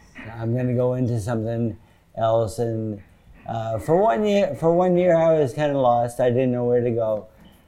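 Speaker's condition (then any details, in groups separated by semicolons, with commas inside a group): Parkinson's disease; sometimes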